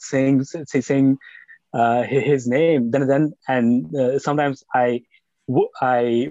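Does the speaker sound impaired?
Yes: stutter; stutter since age nine, severe until about 25, 10-day slow-speech therapy clinic, once completely fluent; stutter still evident on podcast; pauses, words sometimes stuck, more fluent at slower rate, switches feared words, fluent talking to self; here repeated sounds, repeated words, prolonged sounds.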